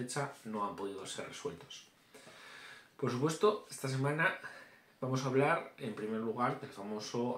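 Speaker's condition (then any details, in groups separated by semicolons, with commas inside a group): No condition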